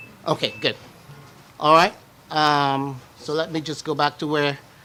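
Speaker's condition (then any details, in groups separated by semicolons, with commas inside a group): No condition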